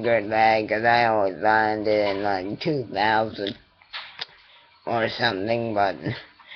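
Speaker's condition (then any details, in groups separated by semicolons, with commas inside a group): Cerebral palsy; attending therapy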